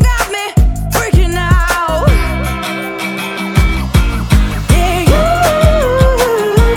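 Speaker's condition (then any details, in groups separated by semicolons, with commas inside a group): No condition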